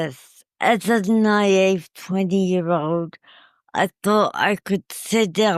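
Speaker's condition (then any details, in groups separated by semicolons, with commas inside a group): Cerebral palsy; uses wheelchair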